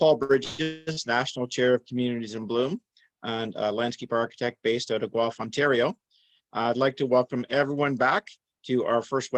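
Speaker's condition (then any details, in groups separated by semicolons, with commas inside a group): No condition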